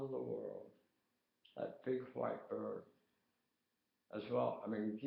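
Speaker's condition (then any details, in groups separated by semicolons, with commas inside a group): Tongue cancer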